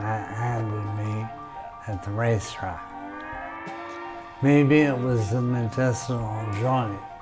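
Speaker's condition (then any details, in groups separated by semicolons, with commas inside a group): Brain injury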